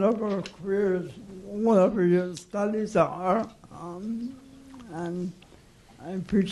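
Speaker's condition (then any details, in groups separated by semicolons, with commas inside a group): Cerebral palsy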